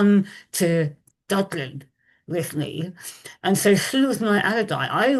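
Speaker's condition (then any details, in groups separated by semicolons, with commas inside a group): Moebius syndrome facial paralysis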